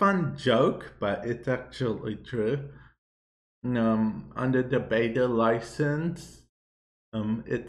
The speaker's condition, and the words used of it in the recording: Cerebral palsy. I have CP or cerebral palsy and it can affect my speech a bit.